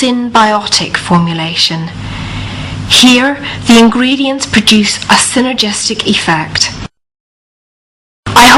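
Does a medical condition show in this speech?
No.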